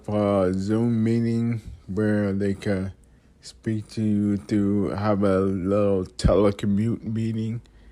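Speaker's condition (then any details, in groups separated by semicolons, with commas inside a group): Multiple sclerosis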